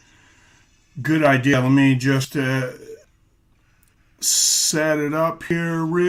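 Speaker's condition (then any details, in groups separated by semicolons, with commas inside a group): No condition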